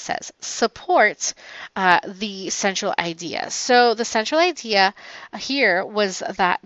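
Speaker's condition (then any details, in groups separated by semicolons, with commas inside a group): No condition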